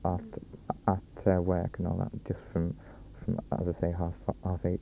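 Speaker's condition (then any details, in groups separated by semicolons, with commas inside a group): Stammer; no family history, first in family; first speech therapy, first experience of it; normally not all that bad, worse in small room with tape recorder; repeated sounds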